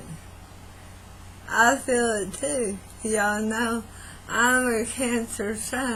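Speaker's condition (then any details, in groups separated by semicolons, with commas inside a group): Throat cancer radiation damage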